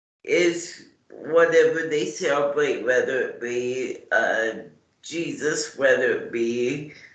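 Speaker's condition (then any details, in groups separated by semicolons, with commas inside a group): Cerebral palsy; morning medication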